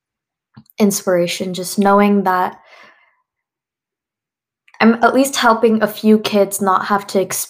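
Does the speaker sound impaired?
No.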